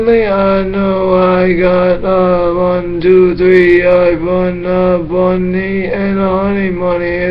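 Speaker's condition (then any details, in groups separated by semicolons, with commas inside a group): Traumatic brain injury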